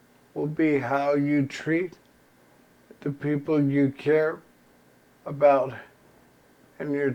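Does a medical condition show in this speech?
Yes: ALS; progressive terminal illness.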